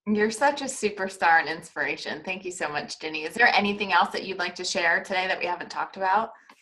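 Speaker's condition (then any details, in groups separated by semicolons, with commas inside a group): No condition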